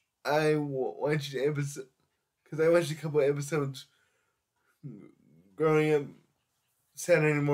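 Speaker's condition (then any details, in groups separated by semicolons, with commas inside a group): Cerebral palsy; affects all muscles; able to speak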